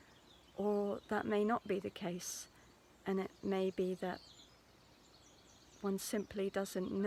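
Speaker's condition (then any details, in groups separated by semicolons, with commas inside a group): No condition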